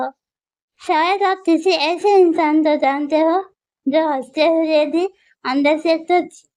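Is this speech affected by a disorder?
Yes: muscular dystrophy; wheelchair user.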